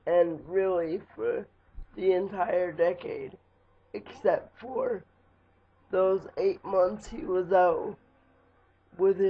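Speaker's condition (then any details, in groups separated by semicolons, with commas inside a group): Cerebral palsy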